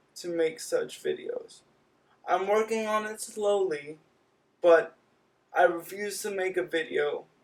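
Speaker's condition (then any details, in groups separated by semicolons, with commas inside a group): Cerebral palsy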